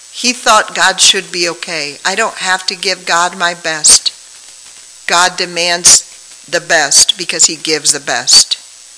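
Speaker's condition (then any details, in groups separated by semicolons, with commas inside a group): No condition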